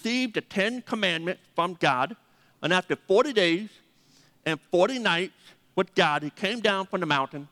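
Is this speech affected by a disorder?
Yes: deafness; 80% deaf.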